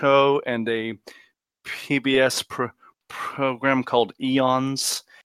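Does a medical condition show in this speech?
Yes: stutter; here repeated sounds, prolonged sounds, blocks.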